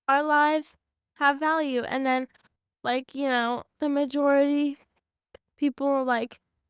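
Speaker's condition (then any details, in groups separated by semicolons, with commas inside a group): Cerebral palsy; from birth, mostly waist down, uses walker; diagnosed about age one, age seventeen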